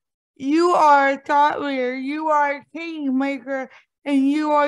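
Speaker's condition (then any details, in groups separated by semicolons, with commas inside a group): Cerebral palsy; avoids speaking in TikTok videos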